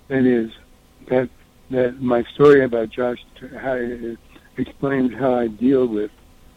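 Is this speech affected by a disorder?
Yes: Parkinson's disease; frozen face first noticed by a doctor, confirmed by Parkinson specialists; throat getting closed up, losing voice.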